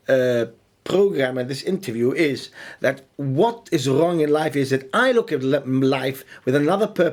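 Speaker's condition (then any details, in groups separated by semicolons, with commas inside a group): No condition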